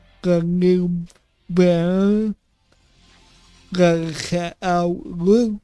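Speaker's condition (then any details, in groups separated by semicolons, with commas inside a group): Cerebral palsy; affects voice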